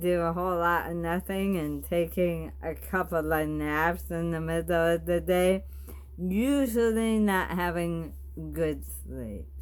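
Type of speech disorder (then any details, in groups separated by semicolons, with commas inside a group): Bulbar dysarthria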